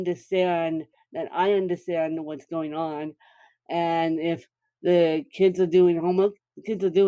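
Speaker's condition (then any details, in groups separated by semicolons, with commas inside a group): Cerebral palsy, mixed, moderate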